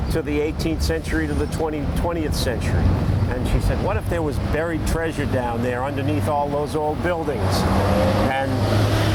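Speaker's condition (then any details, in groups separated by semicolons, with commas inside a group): No condition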